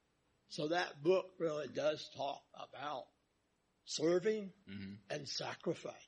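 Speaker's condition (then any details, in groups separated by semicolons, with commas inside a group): Tardive dyskinesia; tardive dyskinesia of left jaw, some paralysis, from major adverse drug reaction, care through VA; onset months ago, improving, VA care slow; speech affected by jaw dyskinesia, starting to talk a lot better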